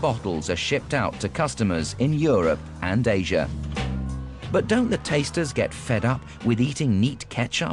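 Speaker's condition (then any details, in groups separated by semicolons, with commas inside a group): No condition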